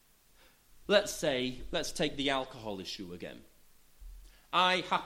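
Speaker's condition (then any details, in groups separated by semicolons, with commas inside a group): No condition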